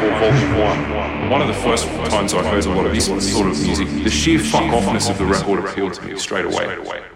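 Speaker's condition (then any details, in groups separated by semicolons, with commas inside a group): No condition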